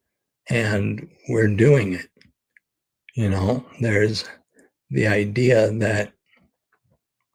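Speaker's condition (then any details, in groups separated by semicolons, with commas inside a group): ALS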